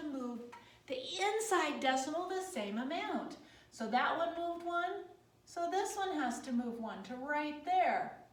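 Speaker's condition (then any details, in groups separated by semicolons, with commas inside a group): No condition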